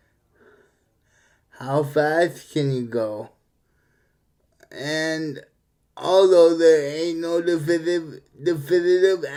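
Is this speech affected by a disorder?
Yes: cerebral palsy.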